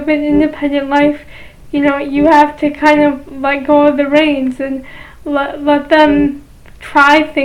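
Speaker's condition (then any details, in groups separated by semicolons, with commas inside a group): Cerebral palsy, mild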